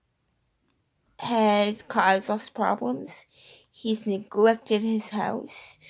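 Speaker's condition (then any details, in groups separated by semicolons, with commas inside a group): Cerebral palsy, triplegia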